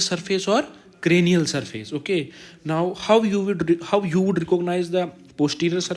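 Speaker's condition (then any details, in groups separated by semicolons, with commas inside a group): No condition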